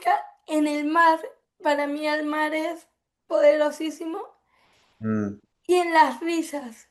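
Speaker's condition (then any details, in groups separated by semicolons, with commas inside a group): Cerebral palsy; from birth; affects speech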